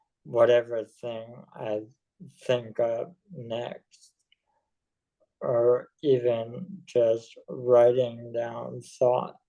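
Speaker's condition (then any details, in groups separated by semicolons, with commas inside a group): ALS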